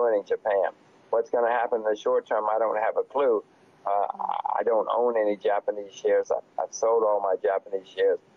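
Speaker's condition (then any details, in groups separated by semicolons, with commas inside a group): No condition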